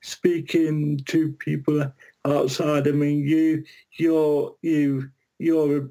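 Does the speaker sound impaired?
Yes: cerebral palsy; from birth, brain starved of oxygen at birth, surviving twin, birth weight one pound.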